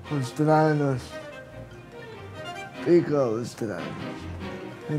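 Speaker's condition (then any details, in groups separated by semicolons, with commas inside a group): Spastic cerebral palsy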